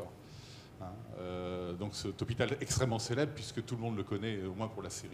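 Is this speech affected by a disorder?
No.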